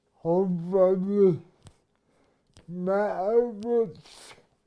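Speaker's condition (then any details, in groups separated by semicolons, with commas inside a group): Cerebral palsy, myasthenia gravis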